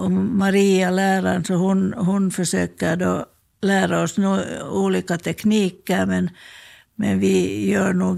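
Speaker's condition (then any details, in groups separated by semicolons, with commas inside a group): Parkinson's disease; hands too clumsy for fine ceramic work, makes only small bowls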